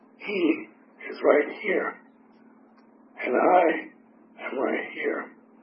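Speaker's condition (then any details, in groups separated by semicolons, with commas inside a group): Tracheotomy; tracheotomy for 4 years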